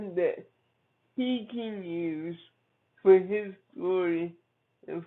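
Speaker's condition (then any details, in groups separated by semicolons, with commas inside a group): Cerebral palsy; from birth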